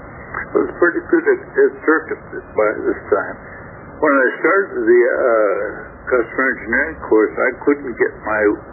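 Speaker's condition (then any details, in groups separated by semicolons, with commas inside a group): Stroke affecting throat muscles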